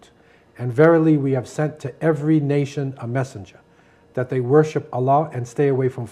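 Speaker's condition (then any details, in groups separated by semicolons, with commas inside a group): No condition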